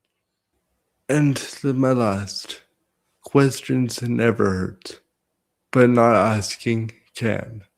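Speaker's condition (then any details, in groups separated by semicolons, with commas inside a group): Cerebral palsy; present from birth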